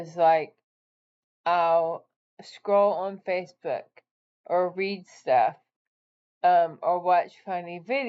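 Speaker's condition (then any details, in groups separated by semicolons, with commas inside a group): ALS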